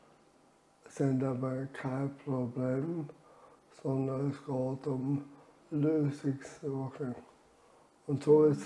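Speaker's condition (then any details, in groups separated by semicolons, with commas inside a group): ALS; reduced air makes talking effortful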